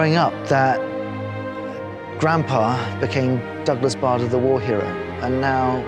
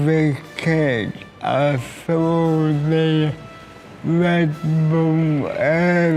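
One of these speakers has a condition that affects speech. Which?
The second: cerebral palsy.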